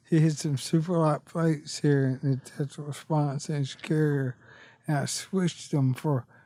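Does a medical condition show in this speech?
Yes: ALS; bulbar-upper onset, tongue.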